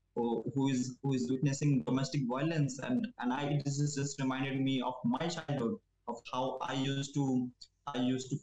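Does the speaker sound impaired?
Yes: stammering; stammering since school age; repeats initial sounds, e.g. s-s-s in start, considers self a good communicator; here repeated sounds, repeated words.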